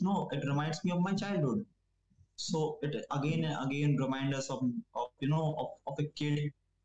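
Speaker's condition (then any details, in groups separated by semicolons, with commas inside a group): Stammering; stammering since school age; repeats initial sounds, e.g. s-s-s in start, considers self a good communicator; prolonged sounds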